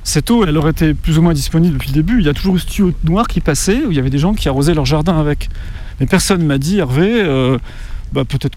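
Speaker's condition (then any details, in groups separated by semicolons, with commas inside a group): No condition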